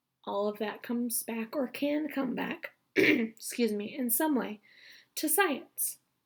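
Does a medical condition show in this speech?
No.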